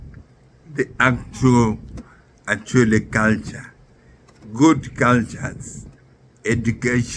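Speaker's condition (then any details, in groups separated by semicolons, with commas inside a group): Neurological disease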